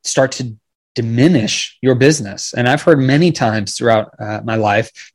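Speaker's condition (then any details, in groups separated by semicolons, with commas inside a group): No condition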